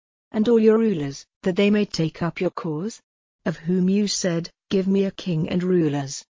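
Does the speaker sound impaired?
No.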